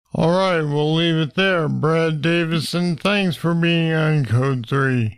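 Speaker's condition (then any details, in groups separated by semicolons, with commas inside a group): Parkinson's disease; deep brain stimulators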